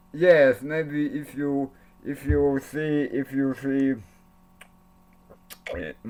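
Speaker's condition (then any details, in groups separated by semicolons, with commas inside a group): Cerebral palsy; since birth; speech not very clear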